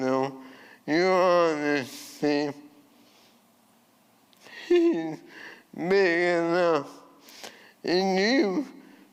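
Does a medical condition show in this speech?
Yes: ALS.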